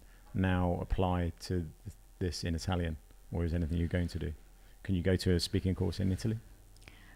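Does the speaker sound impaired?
No.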